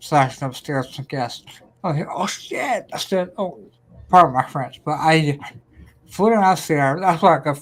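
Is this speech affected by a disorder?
Yes: ataxia; may slur speech, may sound drunk.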